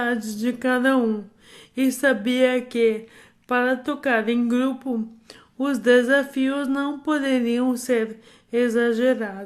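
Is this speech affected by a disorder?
Yes: amyotrophic lateral sclerosis.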